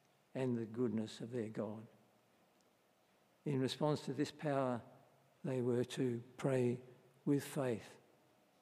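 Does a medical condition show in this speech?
Yes: Parkinson's disease; varying, unpredictable effects, best with careful medication timing and enough rest; voice may crack, concern about voice carrying through.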